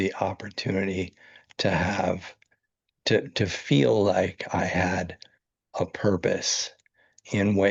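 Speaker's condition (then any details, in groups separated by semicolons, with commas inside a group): ALS; brain-computer interface implant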